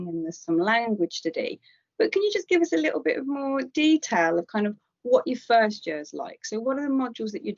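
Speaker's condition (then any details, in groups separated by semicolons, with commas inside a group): No condition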